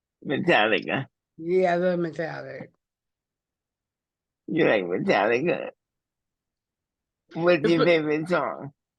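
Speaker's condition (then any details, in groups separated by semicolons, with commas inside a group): Cerebral palsy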